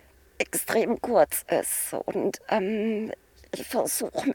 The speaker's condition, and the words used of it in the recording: Spasmodic dysphonia. Es gibt ja auch die Momente, wo ich wirklich komplett mich durchstottern muss.